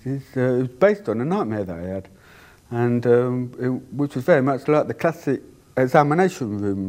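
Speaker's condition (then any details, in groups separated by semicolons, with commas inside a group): Deafness; cannot hear own voice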